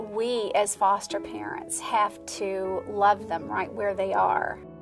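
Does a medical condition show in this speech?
No.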